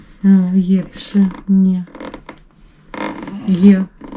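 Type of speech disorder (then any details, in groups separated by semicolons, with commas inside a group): Pseudobulbar dysarthria; cerebral palsy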